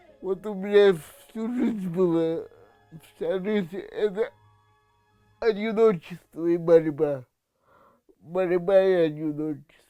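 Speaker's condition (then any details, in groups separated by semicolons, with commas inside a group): Cerebral palsy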